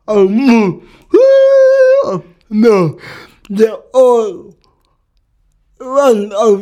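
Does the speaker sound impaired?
Yes: cerebral palsy; used to walk, wheelchair user after leg broke, learning difficulty; speech can be hard sometimes.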